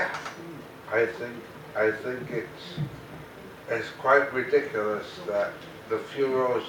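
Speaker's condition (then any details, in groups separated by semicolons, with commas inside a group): Cerebral palsy; very mild form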